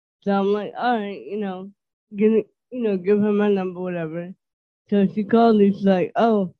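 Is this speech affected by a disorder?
Yes: dysarthria; understandable.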